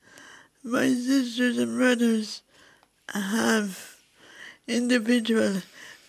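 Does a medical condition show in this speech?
Yes: cerebral palsy.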